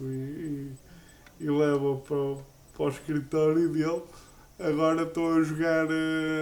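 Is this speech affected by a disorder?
Yes: cerebral palsy; uses a wheelchair.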